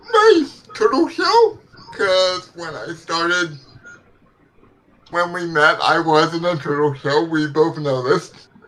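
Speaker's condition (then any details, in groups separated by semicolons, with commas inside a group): Cerebral palsy; legs affected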